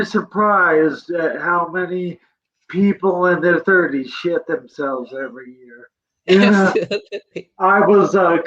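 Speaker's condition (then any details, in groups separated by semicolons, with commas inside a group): Cerebral palsy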